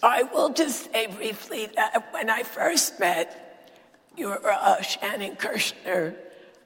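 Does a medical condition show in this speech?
Yes: dysphonia; dysphonia diagnosed about a decade ago.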